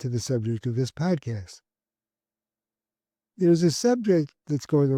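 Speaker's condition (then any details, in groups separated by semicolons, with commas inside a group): Cerebral palsy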